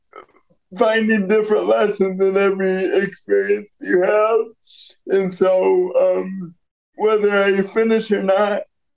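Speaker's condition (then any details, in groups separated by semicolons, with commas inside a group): Cerebral palsy; diagnosed within weeks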